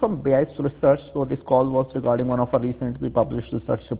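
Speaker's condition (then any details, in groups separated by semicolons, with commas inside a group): No condition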